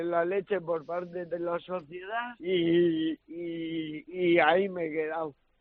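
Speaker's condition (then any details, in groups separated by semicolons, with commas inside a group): Cerebral palsy; early intervention from infancy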